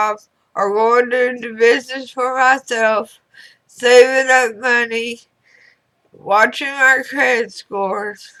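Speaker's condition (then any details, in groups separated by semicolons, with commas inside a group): Throat cancer radiation damage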